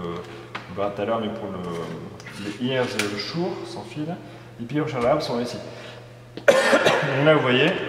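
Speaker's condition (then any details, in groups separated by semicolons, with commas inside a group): No condition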